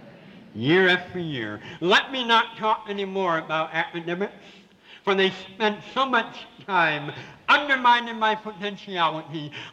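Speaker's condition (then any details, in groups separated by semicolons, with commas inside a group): Severe cleft palate with lisp; still speaks with a lisp, hard to understand, could not speak clearly for first 17 years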